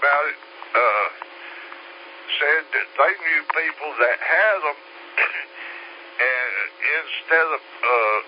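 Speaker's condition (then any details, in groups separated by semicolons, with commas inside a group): Slurred speech; takes 17 different medications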